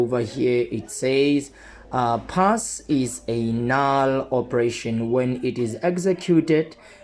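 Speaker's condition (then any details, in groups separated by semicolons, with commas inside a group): No condition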